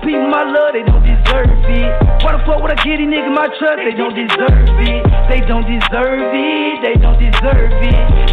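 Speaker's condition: No condition

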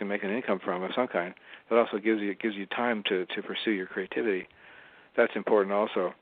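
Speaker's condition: Parkinson's disease; diagnosed while still working

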